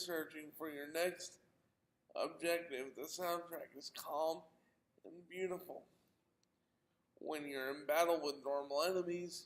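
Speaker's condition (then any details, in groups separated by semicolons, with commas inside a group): Cerebral palsy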